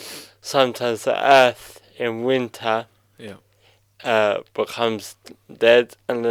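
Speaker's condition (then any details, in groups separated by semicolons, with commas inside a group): Cerebral palsy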